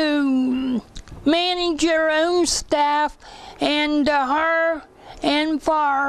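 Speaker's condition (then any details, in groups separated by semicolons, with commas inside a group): Cerebral palsy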